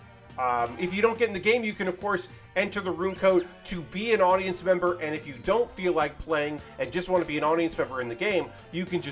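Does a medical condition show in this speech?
No.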